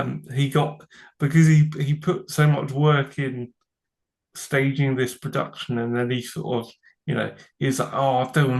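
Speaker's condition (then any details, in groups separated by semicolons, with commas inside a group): Cerebral palsy; from birth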